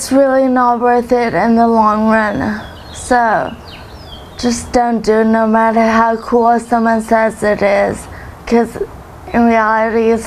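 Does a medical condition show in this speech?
Yes: brain injury from ecstasy overdose; ecstasy overdose at 18, 2-month coma, complete organ and respiratory failure, impaired balance, arm cannot fully bend; years after injury, therapies completed, seizures controlled with medication; slow speech, difficulty speaking, had to relearn talking, speech mistaken for foreign accent.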